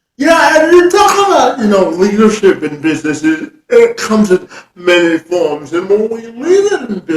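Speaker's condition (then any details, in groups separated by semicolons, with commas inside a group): Cerebral palsy; from birth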